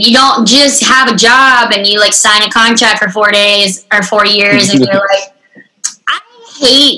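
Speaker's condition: Unilateral cleft lip and palate; severe, congenital, first surgery at 3 months, 23 surgeries by age 17, last four in one; later stroke affected speaking, speech recovered faster than reading and writing, therapy in San Antonio

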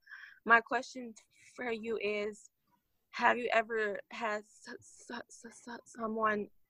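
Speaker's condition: Stuttering; long-standing stutter, years of speech therapy, severe stuttering and painful speeches in high school, not cured; two new techniques since The Steve Harvey Show, where Steve Harvey helped her speak fluently; less stuttering when unobserved, with close friends, or arguing, more when upset; repeated sounds

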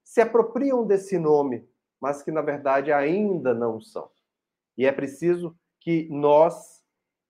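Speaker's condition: No condition

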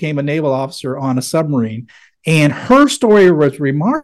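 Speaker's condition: No condition

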